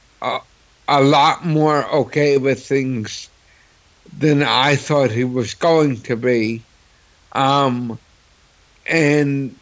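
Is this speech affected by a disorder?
Yes: cerebral palsy; cerebral palsy known since childhood.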